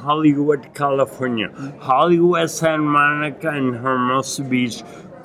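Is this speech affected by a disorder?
Yes: acquired ataxia with dysarthria; Lance-Adams syndrome, contaminated-jacuzzi Legionnaires' pneumonia, 12-day induced coma, brain damage, myoclonus, onset age 39; difficult articulation, speaking feels like elephant on chest, gets winded, bites tongue 2-3 times daily.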